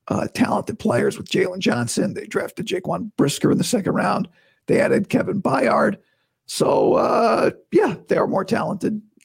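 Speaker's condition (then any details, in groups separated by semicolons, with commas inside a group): Vocal cord surgery recovery; best in two weeks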